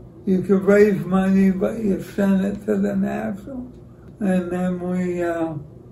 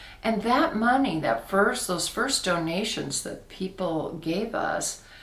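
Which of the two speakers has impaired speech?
The first: ALS; about 25 years since diagnosis.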